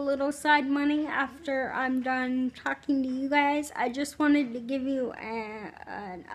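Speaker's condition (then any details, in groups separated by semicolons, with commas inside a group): Cerebral palsy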